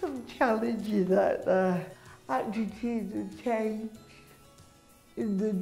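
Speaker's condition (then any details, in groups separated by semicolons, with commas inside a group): Cerebral palsy; affects speech and movement; speech impediment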